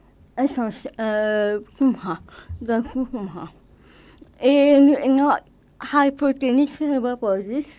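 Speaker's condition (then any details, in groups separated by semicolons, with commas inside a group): Cerebral palsy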